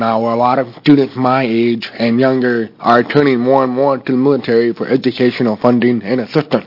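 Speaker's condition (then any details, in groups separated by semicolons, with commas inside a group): Deafness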